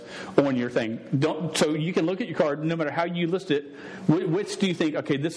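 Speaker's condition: Stuttering; long-standing stutter, present over 24 years, once fought calling to teach because unable to talk; says words would come out all wrong and different if he tried witnessing speech; repeated sounds

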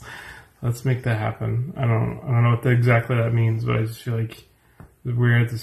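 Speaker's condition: No condition

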